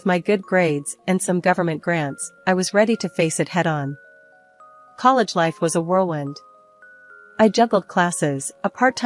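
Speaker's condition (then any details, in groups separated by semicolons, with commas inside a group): No condition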